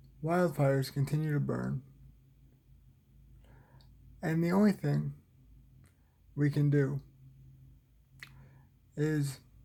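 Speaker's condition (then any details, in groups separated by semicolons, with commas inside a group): Cerebral palsy, spastic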